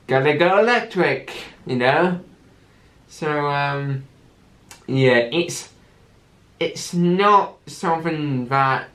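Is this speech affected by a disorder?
Yes: cerebral palsy with stammer.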